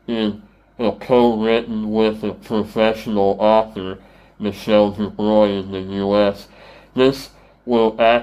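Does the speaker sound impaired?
Yes: Treacher Collins syndrome; congenital, cleft palate and jaw surgeries, tracheostomy, deaf three years, bone conduction hearing aids, speech therapy; adult, wears hearing aid, tracheostomy scar, does public speaking; voice distorted, some cannot understand, worse on telephone, repeating takes energy, intelligible after years of therapy.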